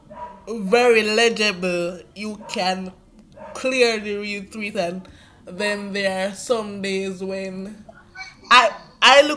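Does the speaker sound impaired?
Yes: cerebral palsy.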